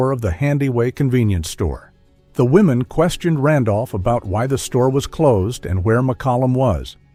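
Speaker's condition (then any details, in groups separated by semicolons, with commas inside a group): No condition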